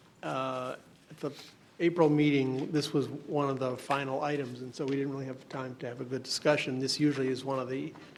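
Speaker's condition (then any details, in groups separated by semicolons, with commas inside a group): No condition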